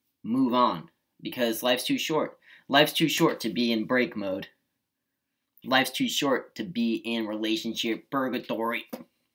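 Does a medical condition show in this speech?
No.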